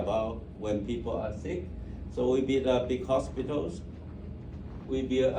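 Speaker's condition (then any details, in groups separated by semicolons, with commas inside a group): No condition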